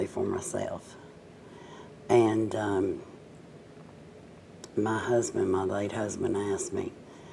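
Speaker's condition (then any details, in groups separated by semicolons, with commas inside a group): Cerebral palsy, mild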